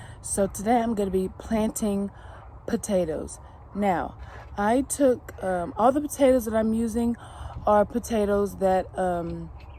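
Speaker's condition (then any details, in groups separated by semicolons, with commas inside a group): No condition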